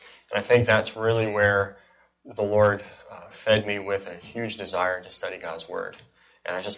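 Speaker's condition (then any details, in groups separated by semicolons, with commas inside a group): Cleft palate and cleft lip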